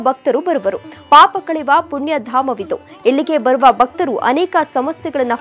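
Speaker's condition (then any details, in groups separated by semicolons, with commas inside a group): No condition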